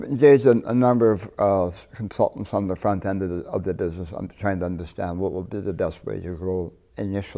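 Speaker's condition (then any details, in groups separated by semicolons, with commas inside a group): Partial glossectomy for tongue cancer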